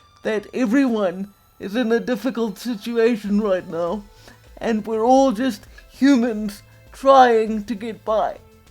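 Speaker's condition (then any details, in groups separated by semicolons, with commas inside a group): Quadriplegic cerebral palsy, severe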